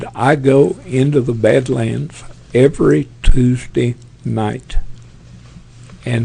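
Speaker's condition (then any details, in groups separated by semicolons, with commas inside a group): Parkinson's; tremors as early symptom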